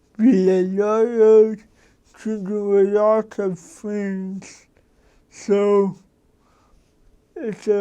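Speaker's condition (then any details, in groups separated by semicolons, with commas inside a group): Cerebral palsy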